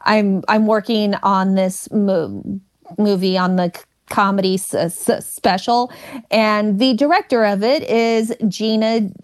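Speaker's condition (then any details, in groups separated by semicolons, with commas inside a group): Stuttering; stutter since about third grade, brain-based, joined stuttering project of michael sugarman, later national stuttering association; audible stutter on comedy stage, listeners sometimes react oddly, comedy listeners let her talk; repeated sounds, prolonged sounds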